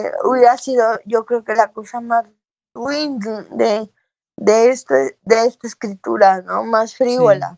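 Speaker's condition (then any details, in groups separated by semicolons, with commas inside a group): Cerebral palsy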